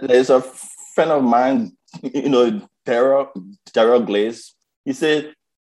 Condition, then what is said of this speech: Stuttering. I still have insecurities around stuttering.